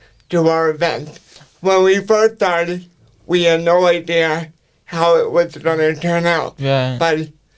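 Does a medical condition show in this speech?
Yes: cerebral palsy; speech affected to an extent.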